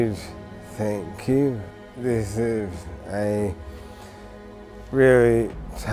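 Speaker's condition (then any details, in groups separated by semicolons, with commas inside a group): Motor neurone disease; onset in tongue, incurable; about 12 months since diagnosis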